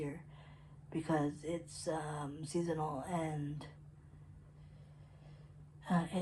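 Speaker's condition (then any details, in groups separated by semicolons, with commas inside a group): Cerebral palsy; predominantly physical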